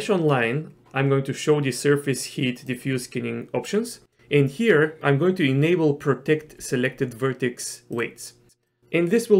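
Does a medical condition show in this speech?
No.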